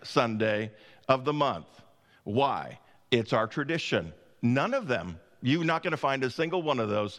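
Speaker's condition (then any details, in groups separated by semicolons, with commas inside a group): No condition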